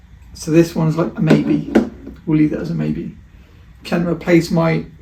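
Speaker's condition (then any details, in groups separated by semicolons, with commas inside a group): No condition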